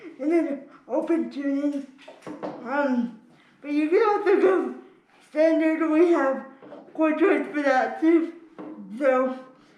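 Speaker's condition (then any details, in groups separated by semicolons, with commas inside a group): Spastic cerebral palsy; uses wheelchair; can speak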